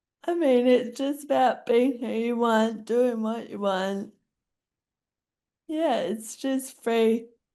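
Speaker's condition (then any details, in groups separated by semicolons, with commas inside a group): Friedreich's ataxia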